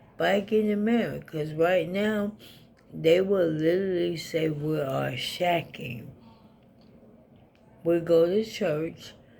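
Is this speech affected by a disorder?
Yes: ALS.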